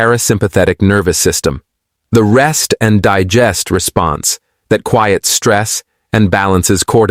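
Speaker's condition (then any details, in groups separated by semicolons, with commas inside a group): No condition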